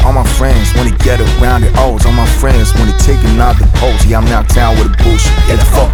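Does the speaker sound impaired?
No.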